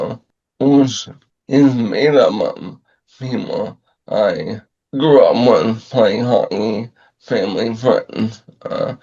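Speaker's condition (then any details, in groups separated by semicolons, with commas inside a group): ALS; about two years since onset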